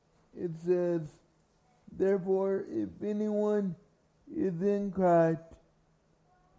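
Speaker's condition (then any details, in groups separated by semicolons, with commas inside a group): Cerebral palsy; carried everywhere by parents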